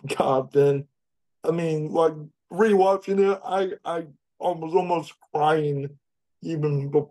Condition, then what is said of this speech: Cerebral palsy. It kind of helped, kind of messes my speech just a ... form.